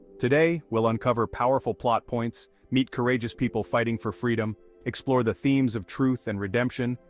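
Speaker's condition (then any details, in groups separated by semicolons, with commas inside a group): No condition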